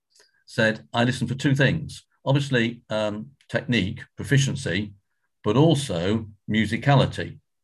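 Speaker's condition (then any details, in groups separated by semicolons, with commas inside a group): No condition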